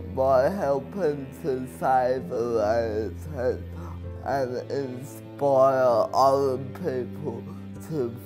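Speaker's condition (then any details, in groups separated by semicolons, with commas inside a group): Cerebral palsy; birth injury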